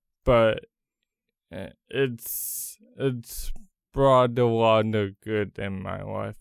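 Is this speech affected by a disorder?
Yes: cerebral palsy; congenital.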